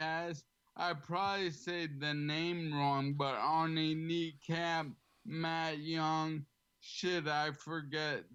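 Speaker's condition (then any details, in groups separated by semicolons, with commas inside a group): ALS; slightly slurred, has to slow down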